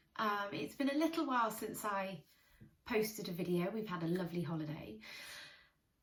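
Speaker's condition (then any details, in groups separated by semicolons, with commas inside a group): No condition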